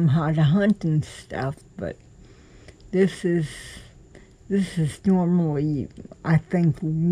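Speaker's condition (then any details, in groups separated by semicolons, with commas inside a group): Cerebral palsy; cannot walk, crawls to get around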